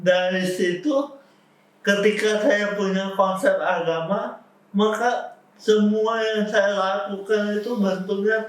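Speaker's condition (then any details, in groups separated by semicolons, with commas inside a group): Cerebral palsy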